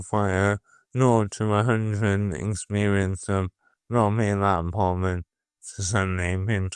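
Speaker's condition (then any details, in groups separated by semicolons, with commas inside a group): Motor neuron disease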